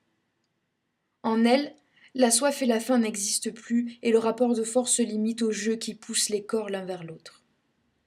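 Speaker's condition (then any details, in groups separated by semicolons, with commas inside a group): No condition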